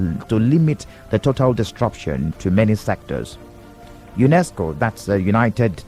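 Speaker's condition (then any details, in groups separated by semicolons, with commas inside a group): No condition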